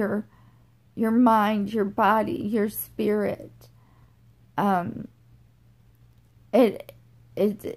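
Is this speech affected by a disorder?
Yes: generalized dystonia; generalized form, sustained muscle contractions; lost swallow.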